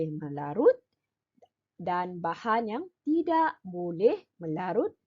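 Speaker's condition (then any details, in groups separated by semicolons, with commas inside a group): No condition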